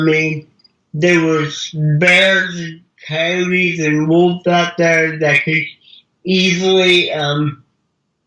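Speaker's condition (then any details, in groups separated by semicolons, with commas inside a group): Cerebral palsy; mild speech impediment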